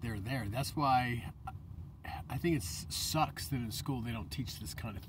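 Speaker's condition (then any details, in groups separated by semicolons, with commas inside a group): No condition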